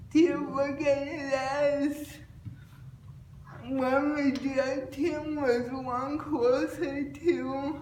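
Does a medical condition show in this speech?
Yes: cerebral palsy.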